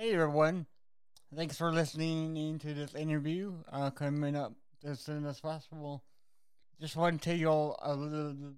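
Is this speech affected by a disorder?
Yes: cerebral palsy; cerebral palsy since birth, knee pain.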